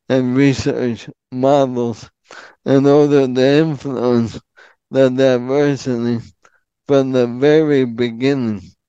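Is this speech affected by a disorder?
Yes: ALS; frequent throat clearing, frequent hesitation fillers, speaks in full sentences.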